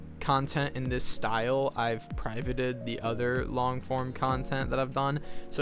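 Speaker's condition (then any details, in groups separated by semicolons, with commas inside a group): No condition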